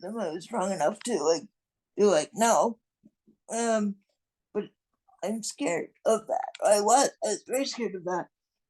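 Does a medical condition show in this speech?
Yes: cerebral palsy.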